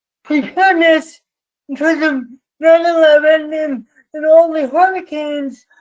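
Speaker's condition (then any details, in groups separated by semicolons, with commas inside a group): Cerebral palsy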